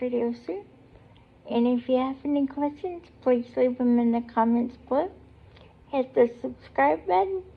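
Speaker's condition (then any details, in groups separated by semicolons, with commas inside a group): Cerebral palsy; able to talk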